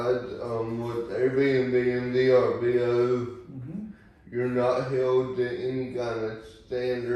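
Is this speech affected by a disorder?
Yes: cerebral palsy.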